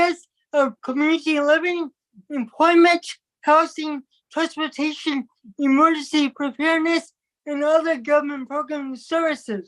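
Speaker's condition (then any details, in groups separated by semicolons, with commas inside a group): Cerebral palsy; from birth, affects movement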